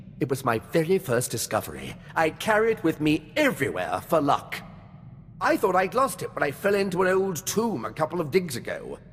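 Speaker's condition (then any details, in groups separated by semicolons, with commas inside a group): No condition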